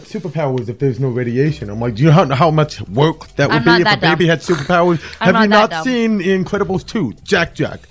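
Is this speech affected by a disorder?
Yes: profound hearing loss; earlier hearing device, now cochlear implant, tinnitus, knows sign language; hears digitally through cochlear implant, everything echoes when stoned, total silence without implant; learned to speak with hearing device before learning sign.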